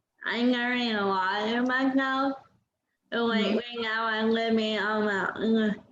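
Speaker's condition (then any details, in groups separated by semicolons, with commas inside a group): Cerebral palsy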